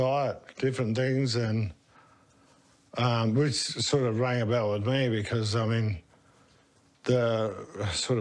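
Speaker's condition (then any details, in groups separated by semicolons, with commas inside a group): Motor neurone disease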